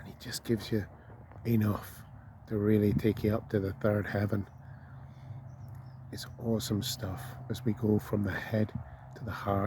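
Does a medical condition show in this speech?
No.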